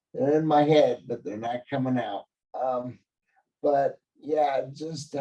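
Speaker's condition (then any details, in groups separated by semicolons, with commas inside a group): Cerebral palsy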